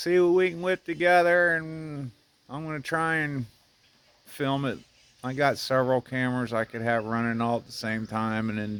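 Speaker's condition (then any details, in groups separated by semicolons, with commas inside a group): No condition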